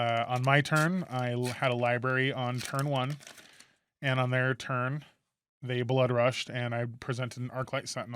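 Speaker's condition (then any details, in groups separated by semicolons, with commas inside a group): No condition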